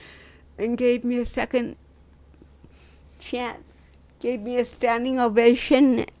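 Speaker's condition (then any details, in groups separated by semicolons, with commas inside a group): Dystonia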